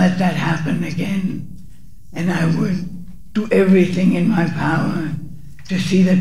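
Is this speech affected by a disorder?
Yes: Parkinson's; forgets names while speaking.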